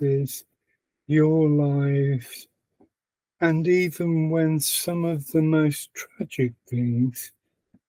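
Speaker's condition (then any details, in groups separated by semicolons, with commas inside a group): Parkinson's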